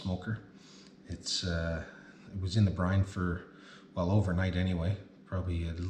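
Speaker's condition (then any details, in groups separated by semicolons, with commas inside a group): No condition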